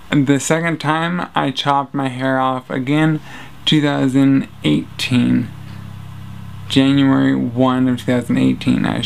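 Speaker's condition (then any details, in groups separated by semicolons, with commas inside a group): Traumatic brain injury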